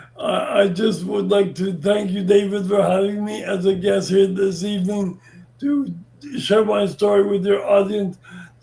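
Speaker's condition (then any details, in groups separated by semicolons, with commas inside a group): Brain injury; speech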